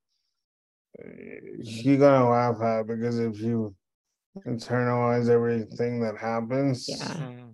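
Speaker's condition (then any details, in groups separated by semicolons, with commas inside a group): Cerebral palsy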